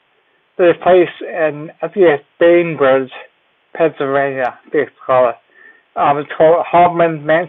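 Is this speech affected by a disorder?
Yes: cerebellar ataxia; team helps up and down stairs.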